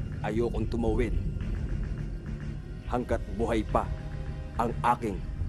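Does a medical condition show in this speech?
No.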